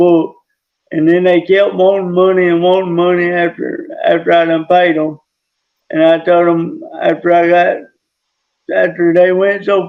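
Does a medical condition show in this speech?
Yes: traumatic brain injury.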